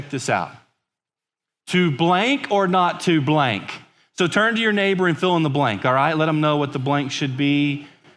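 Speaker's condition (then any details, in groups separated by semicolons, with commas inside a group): No condition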